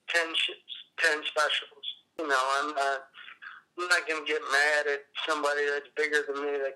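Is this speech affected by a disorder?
Yes: cerebral palsy; cerebral palsy present since childhood, appearance likened to Parkinson's.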